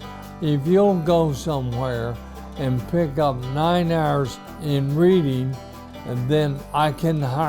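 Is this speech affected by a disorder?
Yes: ALS; few months since diagnosis.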